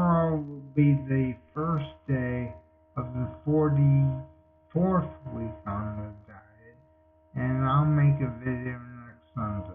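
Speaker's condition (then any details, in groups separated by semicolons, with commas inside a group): Multiple sclerosis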